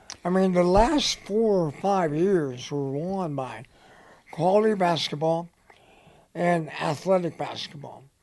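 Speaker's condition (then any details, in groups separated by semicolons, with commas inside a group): Head and neck cancer; dry throat, dry mouth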